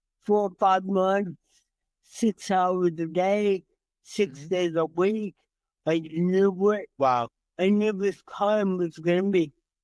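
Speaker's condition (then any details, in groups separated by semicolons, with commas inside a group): Cerebral palsy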